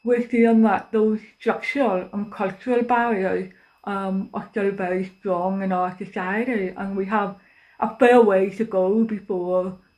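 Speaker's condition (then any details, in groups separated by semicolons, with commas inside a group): Deafness; cannot use telephone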